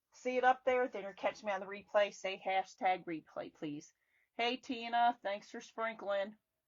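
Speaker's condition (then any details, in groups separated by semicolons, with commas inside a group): No condition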